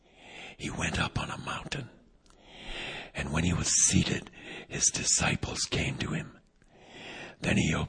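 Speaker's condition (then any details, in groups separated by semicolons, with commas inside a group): Vocal cord paralysis, unilateral; awaiting surgery in about a month, plastic shim to move paralyzed cord, previously repeated injections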